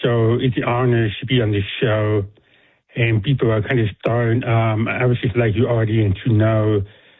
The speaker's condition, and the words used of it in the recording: Deafness. So I speak with a deaf accent.